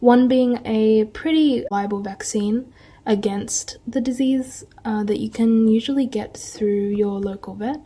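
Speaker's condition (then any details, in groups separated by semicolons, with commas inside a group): No condition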